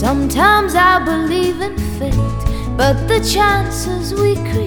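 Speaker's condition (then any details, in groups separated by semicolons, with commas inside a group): No condition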